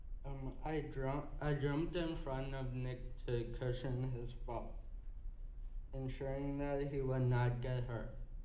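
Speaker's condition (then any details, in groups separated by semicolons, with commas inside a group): Cerebral palsy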